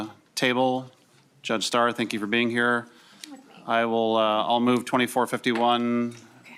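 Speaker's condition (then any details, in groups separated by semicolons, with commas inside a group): No condition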